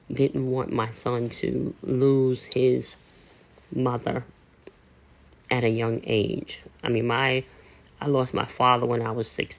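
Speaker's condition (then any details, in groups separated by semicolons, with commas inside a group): Cleft lip and palate; voice a little raspy early in the morning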